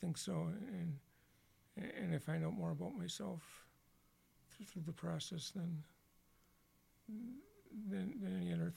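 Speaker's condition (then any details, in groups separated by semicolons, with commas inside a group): Parkinson's disease; Parkinson's disease diagnosed several years ago, terrible sleep disturbances, on disability; fingers getting clumsy, typing increasingly difficult; voice bad today, a direct symptom of Parkinson's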